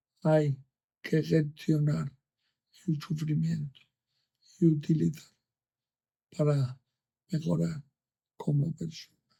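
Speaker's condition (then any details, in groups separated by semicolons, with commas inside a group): ALS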